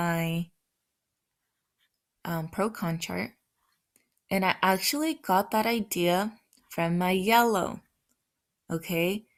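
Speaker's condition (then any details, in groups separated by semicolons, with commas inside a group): No condition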